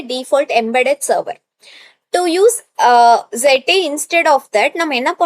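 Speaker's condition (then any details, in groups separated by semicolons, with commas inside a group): No condition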